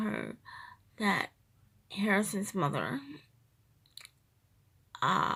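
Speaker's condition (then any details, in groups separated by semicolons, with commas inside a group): Cerebral palsy, triplegia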